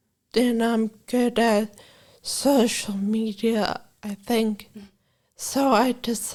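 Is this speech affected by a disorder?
Yes: brain injury from aneurysm.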